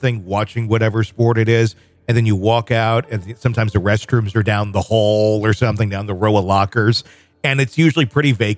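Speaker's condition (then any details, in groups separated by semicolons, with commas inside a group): No condition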